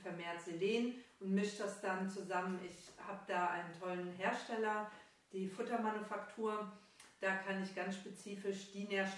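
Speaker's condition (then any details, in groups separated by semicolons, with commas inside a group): No condition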